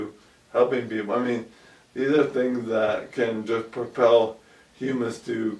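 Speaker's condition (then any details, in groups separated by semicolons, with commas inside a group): ALS; about 2 years since onset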